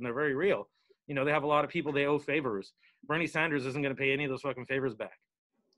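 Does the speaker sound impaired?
No.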